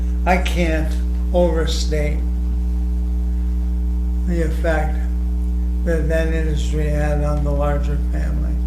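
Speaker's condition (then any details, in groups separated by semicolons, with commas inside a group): ALS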